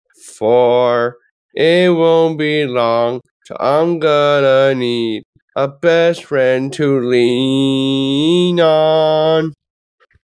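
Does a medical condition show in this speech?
Yes: Down syndrome; present from birth.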